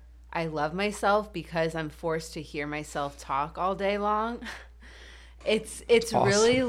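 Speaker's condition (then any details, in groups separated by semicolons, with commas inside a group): No condition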